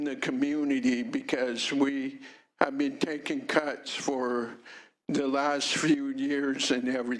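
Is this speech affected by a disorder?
Yes: cerebral palsy, mild; minor case.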